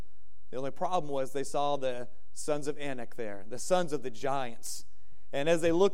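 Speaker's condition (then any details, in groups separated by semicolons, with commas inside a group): No condition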